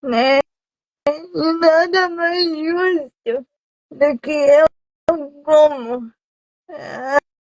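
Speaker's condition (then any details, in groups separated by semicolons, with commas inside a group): Cerebral palsy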